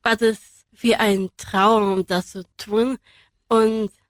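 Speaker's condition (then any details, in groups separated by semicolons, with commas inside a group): Down syndrome; trisomy 21, three copies of chromosome 21, genetic anomaly; 24 years old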